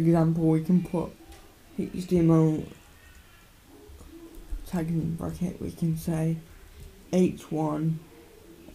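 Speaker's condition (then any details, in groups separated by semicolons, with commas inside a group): Cerebral palsy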